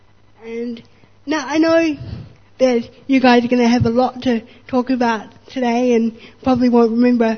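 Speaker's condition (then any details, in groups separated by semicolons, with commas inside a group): Spastic cerebral palsy; born 24 weeks premature, not from lack of oxygen, multiple corrective procedures, mixed success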